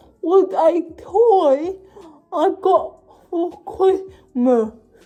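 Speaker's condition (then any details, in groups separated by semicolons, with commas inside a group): Cerebral palsy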